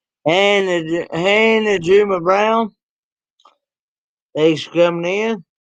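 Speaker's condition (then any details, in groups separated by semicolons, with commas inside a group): Cerebral palsy; present since birth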